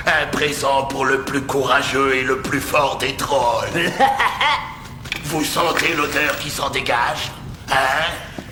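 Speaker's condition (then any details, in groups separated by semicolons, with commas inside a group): No condition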